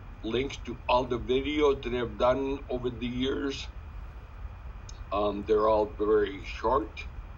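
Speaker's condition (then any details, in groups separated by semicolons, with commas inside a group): Sca15, spinocerebellar ataxia type 15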